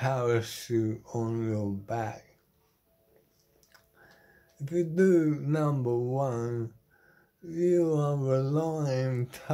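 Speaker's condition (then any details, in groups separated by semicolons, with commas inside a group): Motor neuron disease; terminal; body failing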